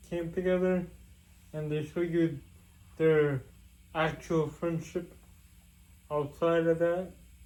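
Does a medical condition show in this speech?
Yes: cerebral palsy; with developmental delay.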